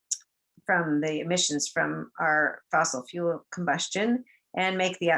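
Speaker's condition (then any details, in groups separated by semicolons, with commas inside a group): No condition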